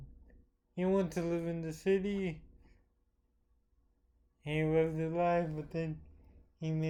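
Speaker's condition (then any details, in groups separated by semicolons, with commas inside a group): Cerebral palsy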